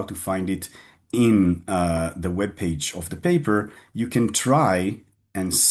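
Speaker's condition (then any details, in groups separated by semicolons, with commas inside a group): No condition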